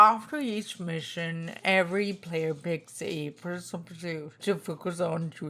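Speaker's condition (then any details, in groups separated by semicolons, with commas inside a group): Spinocerebellar ataxia type 2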